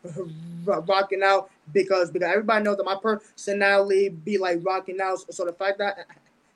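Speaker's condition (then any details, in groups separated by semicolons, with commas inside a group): Stutter, mild; certain words sometimes don't come out; repeated words, prolonged sounds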